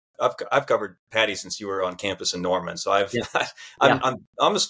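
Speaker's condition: No condition

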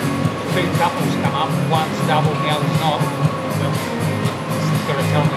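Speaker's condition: No condition

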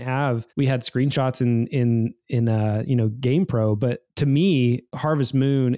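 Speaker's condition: No condition

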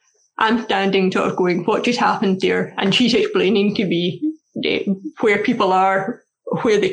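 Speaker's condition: Deafness; written notes from teachers

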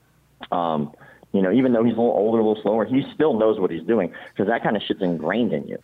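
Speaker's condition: Cleft palate; congenital

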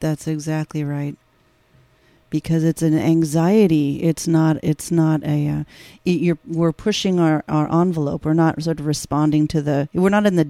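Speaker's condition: No condition

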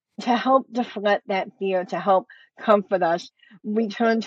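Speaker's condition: Cleft lip and palate; congenital

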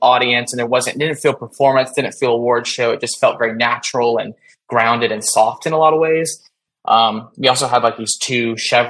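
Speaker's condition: No condition

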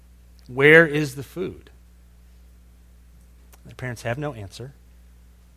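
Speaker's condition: No condition

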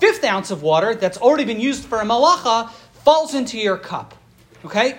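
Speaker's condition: No condition

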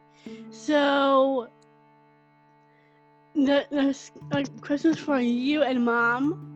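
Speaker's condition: Down syndrome; moyamoya, stroke, surgery by Dr. Smith at Boston Children's Hospital, another stroke; could not talk after stroke, speech and swallowing trouble after surgery, now speaking, progressed well

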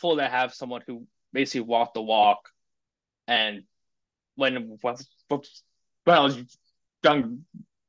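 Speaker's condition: Stuttering; lifelong stuttering, father also stutters; words sometimes take longer to come out, may look tense when getting stuck; prolonged sounds, blocks

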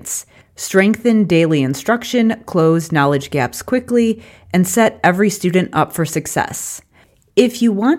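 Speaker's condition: No condition

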